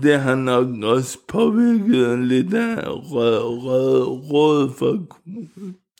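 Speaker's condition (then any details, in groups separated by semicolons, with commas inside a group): Cerebral palsy; wheelchair user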